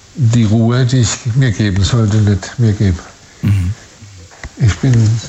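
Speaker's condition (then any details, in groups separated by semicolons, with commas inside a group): Parkinson's disease, early onset; onset at about 40, first symptom one arm not swinging while walking, diagnosed by tablet response; 15 years since diagnosis, 20 since first symptom, on medication, physiotherapy, gymnastics, cared for by wife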